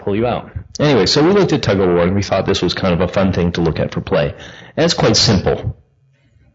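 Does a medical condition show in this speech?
No.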